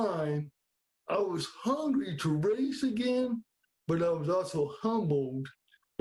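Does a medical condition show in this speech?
Yes: cerebral palsy.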